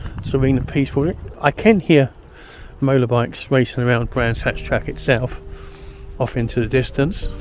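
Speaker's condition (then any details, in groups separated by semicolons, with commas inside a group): No condition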